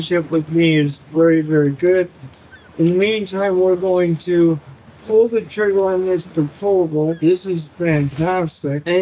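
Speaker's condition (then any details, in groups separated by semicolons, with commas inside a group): Cerebral palsy; only one hand usable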